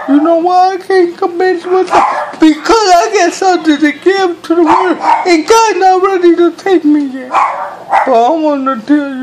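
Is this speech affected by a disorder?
Yes: cerebral palsy; speech hard to understand.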